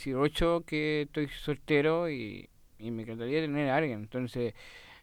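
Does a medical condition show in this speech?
Yes: Down syndrome.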